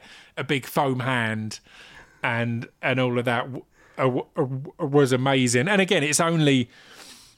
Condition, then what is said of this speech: Stuttering. Sometimes I stutter and I sputter, like the words are catching.